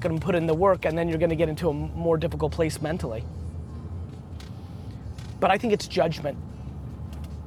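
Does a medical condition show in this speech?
No.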